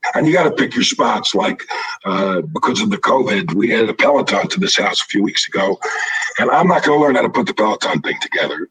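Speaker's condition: Throat cancer, vocal cords removed

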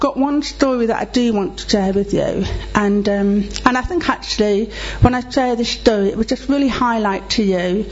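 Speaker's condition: Deafness; needs to see speaker's face

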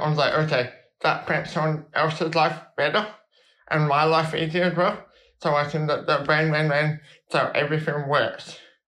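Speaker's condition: Cerebral palsy

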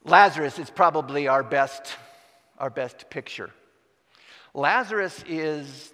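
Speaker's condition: No condition

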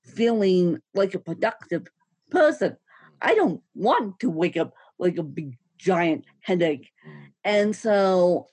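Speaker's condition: Ataxic spastic cerebral palsy; oxygen-lack brain injury at birth

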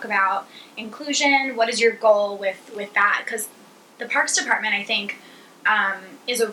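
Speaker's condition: No condition

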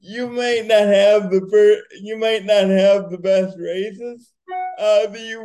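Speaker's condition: Cerebral palsy; wheelchair user, races with my team triumph

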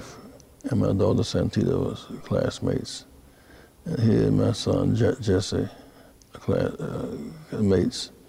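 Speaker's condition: Parkinson's disease; speech therapy

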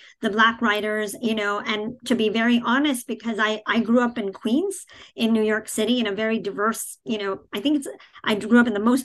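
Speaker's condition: Cleft palate, cleft palate without cleft lip

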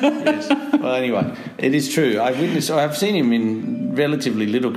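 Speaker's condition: No condition

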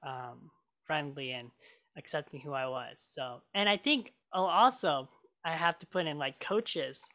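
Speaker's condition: Cleft lip and palate; lip scar remains

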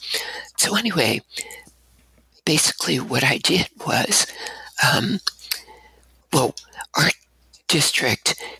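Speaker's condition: Abductor spasmodic dysphonia; focused speaking

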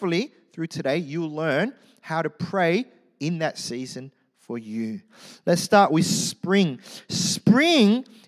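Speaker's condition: No condition

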